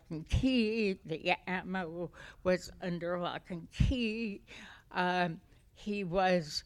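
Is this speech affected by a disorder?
Yes: essential tremor; may be hard to understand.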